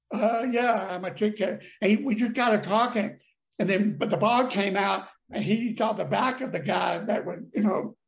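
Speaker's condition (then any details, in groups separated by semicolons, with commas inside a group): Deafness; speech problem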